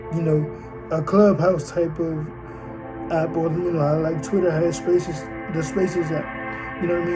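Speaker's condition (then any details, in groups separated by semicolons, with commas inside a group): Cerebral palsy, spastic diplegia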